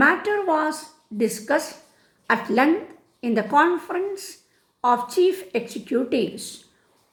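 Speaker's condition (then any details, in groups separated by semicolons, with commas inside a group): No condition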